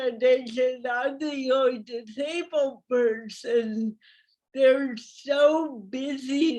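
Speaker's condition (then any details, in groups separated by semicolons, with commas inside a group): Cerebral palsy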